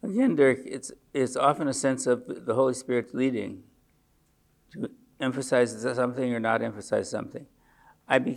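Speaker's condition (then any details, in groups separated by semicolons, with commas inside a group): Parkinson's disease; age 74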